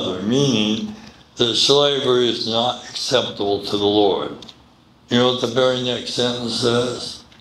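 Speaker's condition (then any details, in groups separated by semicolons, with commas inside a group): Medical condition affecting speech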